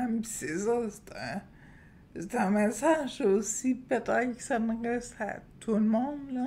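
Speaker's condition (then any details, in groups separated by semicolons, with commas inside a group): Friedreich's ataxia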